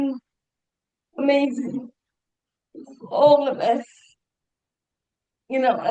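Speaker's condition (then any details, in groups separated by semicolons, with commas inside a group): Cerebral palsy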